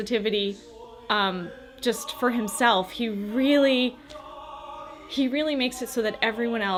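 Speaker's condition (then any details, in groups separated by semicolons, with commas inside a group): No condition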